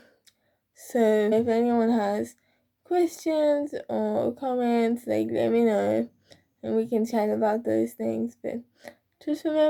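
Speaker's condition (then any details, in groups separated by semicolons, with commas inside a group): Cerebral palsy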